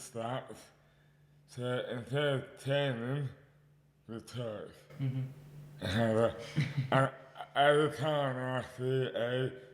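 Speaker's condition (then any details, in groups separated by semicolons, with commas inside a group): Dystonia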